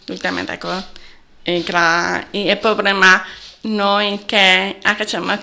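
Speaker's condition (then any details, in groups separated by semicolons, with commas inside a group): Deafness from birth, congenital; intonation different from hearing speakers, may not be understood well, host finds speech understandable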